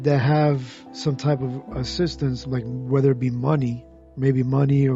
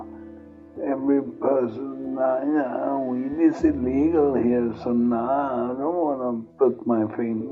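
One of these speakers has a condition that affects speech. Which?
The second: multiple sclerosis; progressive form.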